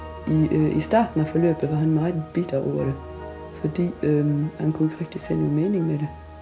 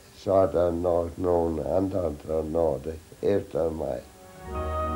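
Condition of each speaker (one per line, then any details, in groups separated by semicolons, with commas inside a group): No condition
ALS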